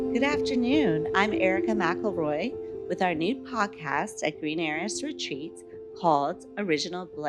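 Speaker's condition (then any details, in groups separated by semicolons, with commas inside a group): No condition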